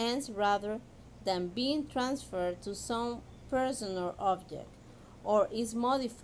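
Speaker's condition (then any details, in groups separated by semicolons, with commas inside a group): No condition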